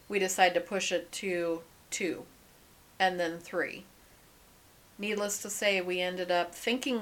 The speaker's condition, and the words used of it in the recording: No condition.